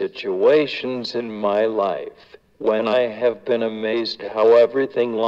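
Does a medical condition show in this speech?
Yes: cerebral palsy; diagnosed at eight months.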